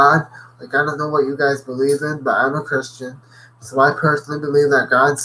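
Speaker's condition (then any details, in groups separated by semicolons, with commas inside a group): Cerebral palsy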